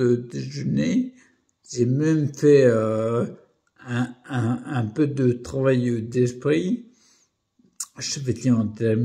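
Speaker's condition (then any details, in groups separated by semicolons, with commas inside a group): Primary progressive multiple sclerosis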